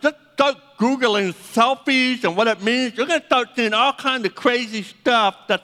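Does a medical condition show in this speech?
Yes: deafness; needs names repeated several times.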